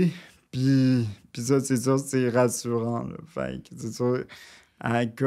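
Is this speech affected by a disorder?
Yes: cerebral palsy.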